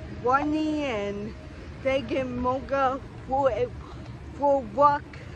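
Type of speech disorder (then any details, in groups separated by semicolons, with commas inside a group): Apraxia of speech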